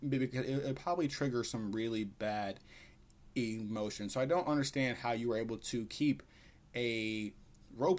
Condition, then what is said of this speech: Stuttering. As always, please do excuse my stuttering.